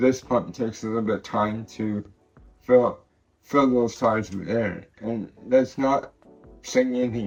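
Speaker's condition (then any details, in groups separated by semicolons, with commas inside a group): Cerebral palsy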